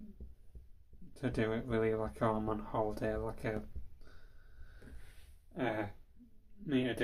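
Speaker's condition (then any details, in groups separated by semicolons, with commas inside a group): Cerebral palsy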